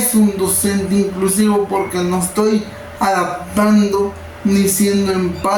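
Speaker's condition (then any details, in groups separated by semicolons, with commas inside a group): Cerebral palsy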